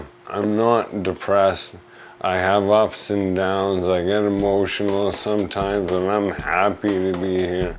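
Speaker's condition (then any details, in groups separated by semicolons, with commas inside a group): Amyotrophic lateral sclerosis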